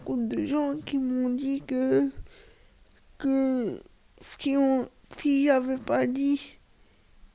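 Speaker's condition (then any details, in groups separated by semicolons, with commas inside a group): Cerebral palsy; cerebral palsy from lack of oxygen at birth, all motor function damaged, cognition intact, wheelchair user; age 25, needs help with all daily tasks like cooking and dressing; speech and expression disability, articulation on radio needs considerable effort and concentration, slight stumbling on early questions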